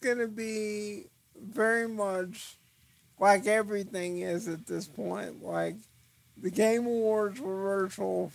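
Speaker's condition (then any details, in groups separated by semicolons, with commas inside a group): Cerebral palsy; eyes wander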